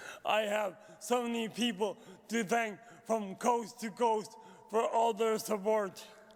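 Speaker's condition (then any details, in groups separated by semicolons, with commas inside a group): Traumatic brain injury; initially could not speak or eat, still improving speech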